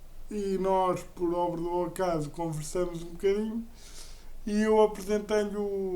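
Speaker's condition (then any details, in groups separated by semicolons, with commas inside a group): Cerebral palsy; uses a wheelchair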